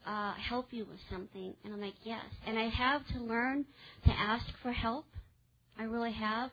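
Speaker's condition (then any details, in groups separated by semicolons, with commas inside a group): Cleft palate; congenital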